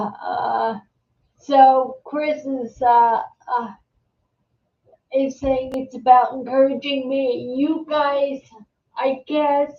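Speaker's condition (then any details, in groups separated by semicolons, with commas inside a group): Multiple sclerosis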